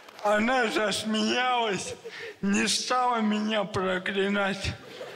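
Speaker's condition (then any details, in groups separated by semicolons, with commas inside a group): Cerebral palsy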